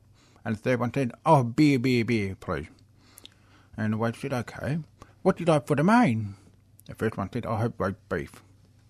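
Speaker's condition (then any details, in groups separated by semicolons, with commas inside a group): Hearing loss with cochlear implants; right implant 10-11 years ago, left 2-3 years later, 4-hour operation, dead hair cells, formerly hearing aids; both implants, number seven model Bluetooth phone streaming, telecoil via Cochlear app, hears fridge motor; asks others to speak slowly, struggles when people talk quickly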